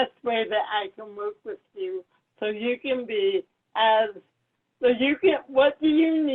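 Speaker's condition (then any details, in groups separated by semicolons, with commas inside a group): Cerebral palsy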